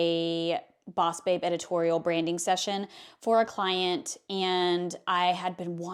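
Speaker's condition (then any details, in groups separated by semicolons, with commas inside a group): No condition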